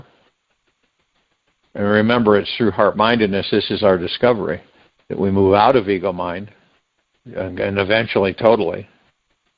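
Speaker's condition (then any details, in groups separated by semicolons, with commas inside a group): No condition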